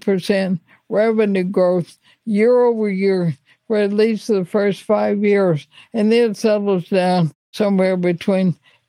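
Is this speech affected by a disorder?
Yes: ALS; slight slurring, speech noticeably affected right away, thinking unaffected.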